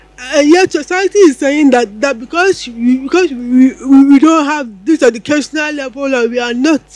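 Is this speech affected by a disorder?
Yes: cerebral palsy.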